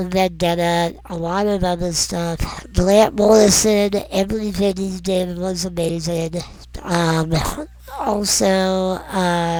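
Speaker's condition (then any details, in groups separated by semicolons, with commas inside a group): Non-progressive muscular dystrophy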